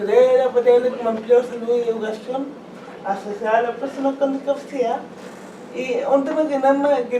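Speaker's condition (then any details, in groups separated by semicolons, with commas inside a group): Cerebral palsy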